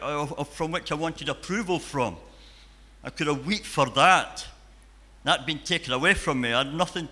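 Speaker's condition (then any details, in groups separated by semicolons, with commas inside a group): Cleft palate and cleft lip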